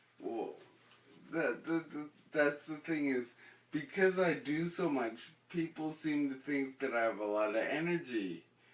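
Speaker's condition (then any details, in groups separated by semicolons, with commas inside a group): Ataxia; progressive degenerative, affects walking; slow speech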